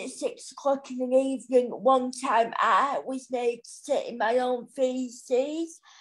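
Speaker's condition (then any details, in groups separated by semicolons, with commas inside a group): Cerebral palsy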